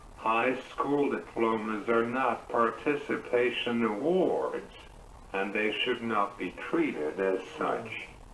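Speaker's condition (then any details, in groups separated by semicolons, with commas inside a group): Cerebral palsy; uses wheelchair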